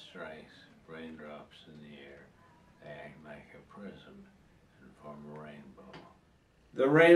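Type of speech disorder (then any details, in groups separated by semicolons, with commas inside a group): Slurred speech; Parkinson's disease after DBS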